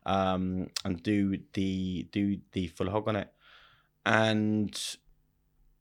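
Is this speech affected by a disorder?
Yes: stutter; about five times worse when speaking German; here repeated sounds, repeated words, prolonged sounds.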